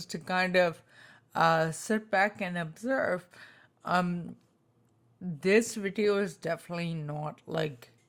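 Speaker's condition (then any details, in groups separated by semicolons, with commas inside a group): Spinocerebellar ataxia type 2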